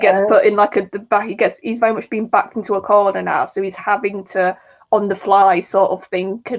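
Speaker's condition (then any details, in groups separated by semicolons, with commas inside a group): No condition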